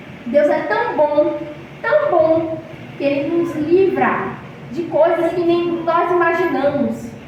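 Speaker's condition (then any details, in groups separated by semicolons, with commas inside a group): No condition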